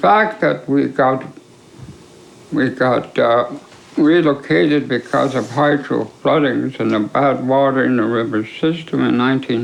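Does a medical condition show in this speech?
Yes: ALS; affects swallowing and speech.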